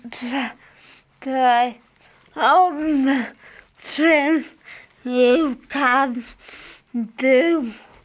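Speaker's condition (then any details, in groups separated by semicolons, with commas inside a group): Cerebral palsy; from birth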